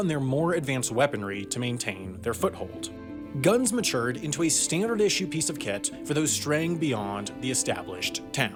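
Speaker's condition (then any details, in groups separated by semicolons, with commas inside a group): No condition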